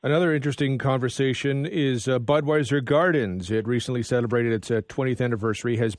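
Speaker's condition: No condition

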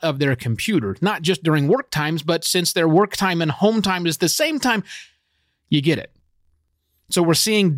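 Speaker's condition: No condition

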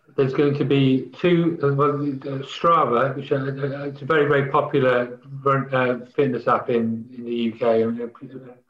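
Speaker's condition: Parkinson's disease; symptoms noticed by neighbour Dave Clark at age 39, diagnosed about 2 years later; reports condition pretty much under control, managed with lots of exercise

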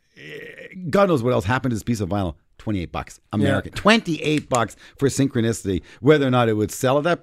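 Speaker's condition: No condition

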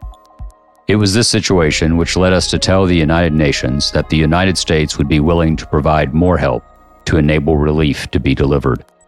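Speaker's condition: No condition

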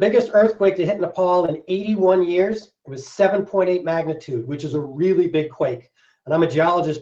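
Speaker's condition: No condition

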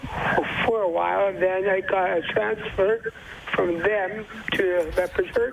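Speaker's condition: Down syndrome; age 41

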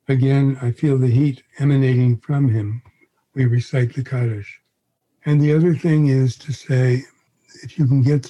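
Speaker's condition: Parkinson's disease; progressive

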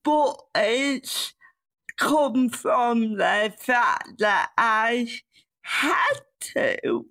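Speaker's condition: Cerebral palsy; cerebral palsy since childhood, first walked at four years old

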